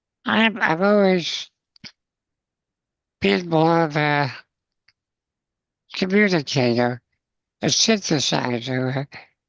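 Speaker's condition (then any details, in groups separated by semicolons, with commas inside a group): Spinal muscular atrophy; congenital, progressive, never stood or walked, mini tracheostomy; about sixty years, slowly weakening, tracheostomy suctioned occasionally; airway blocks with head forward, mucus plugs, speech recognition software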